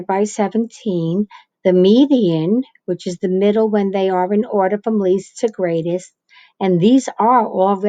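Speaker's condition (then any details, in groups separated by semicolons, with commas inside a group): No condition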